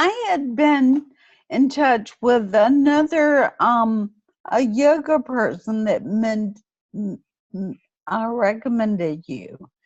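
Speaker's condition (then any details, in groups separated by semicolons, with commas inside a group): Friedreich's ataxia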